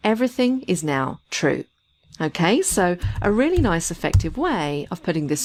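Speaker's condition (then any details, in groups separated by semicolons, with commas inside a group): No condition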